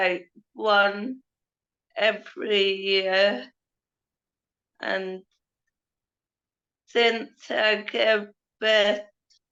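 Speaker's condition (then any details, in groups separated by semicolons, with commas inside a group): Cerebral palsy; affects speech and mobility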